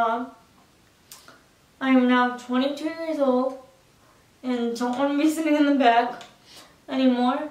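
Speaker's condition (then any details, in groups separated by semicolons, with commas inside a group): Cerebral palsy, spastic quadriplegic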